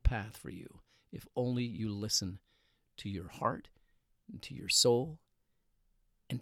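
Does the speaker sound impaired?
No.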